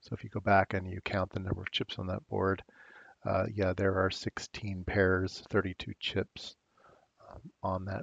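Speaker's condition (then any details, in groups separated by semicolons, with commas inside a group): No condition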